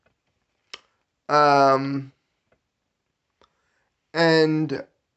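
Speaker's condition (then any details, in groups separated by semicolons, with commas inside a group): Cerebral palsy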